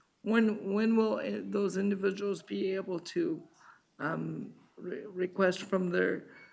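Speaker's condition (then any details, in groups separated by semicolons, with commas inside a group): Cerebral palsy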